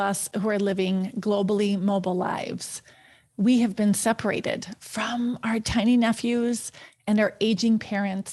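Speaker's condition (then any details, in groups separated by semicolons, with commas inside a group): No condition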